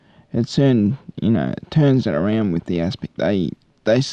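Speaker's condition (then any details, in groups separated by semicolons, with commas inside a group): Cerebral palsy; 33 years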